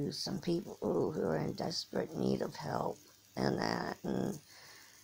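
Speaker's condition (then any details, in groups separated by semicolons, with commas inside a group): Cerebral palsy; from birth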